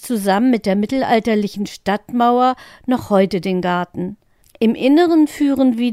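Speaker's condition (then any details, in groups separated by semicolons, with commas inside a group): No condition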